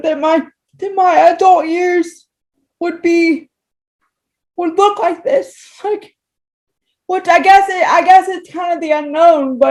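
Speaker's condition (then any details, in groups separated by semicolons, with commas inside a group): Cerebral palsy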